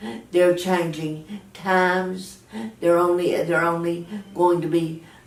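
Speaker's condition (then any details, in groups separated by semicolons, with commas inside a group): Cerebral palsy; very mild, balance problems, uses walker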